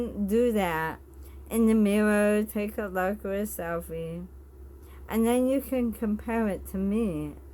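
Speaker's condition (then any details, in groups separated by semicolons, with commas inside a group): Bulbar onset ALS; bulbar onset, tongue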